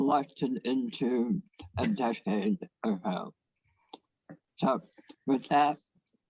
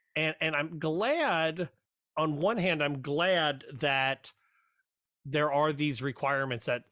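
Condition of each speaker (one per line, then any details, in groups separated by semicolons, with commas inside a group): Head and neck cancer; survivor, diagnosed many years ago, dysphagia; dysphagia with specific swallow deficits, tongue strengthening therapy
No condition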